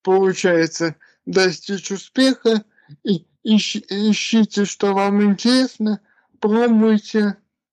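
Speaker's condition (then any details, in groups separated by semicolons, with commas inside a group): Cerebral palsy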